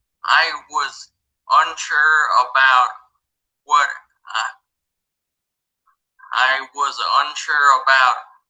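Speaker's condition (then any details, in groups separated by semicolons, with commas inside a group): Traumatic brain injury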